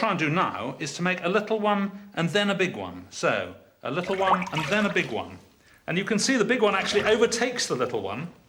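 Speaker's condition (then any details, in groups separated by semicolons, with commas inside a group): No condition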